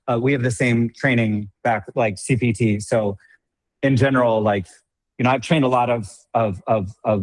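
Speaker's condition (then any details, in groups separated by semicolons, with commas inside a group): No condition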